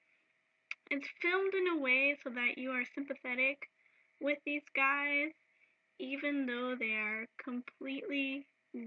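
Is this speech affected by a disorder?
No.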